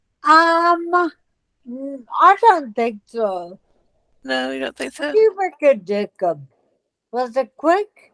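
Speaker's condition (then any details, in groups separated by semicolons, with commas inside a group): Multiple system atrophy; speech changes among early symptoms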